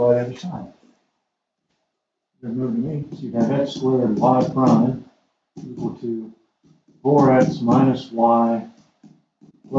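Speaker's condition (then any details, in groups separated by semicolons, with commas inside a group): No condition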